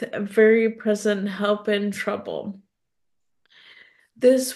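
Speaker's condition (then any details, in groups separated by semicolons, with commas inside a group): ALS; tongue fasciculations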